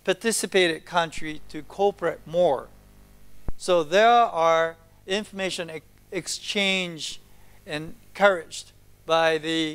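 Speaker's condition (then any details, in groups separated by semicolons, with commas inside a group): No condition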